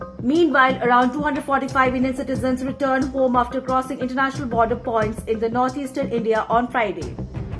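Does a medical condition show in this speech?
No.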